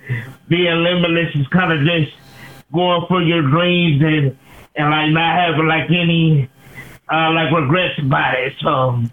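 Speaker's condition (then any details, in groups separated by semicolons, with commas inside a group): Cerebral palsy; since birth, uses wheelchair, performs from wheelchair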